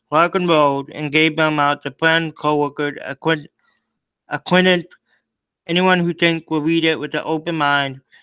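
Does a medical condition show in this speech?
Yes: cerebral palsy.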